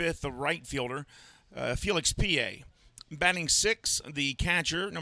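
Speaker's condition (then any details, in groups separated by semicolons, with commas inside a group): No condition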